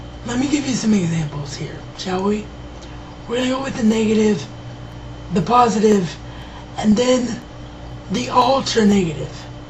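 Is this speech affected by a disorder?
Yes: cerebral palsy; wheelchair bound.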